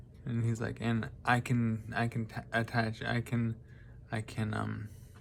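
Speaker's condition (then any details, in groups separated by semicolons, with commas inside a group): Traumatic brain injury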